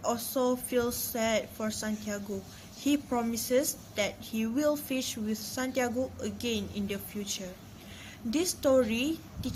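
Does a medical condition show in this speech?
No.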